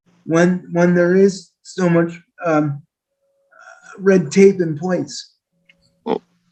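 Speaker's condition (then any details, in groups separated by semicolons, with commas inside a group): Quadriplegic cerebral palsy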